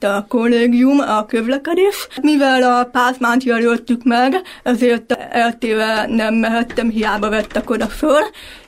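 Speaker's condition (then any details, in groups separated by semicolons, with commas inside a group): Deafblindness (hearing impairment)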